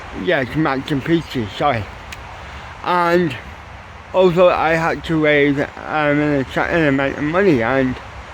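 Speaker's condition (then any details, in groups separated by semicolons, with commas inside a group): Cerebral palsy; mild, ataxic type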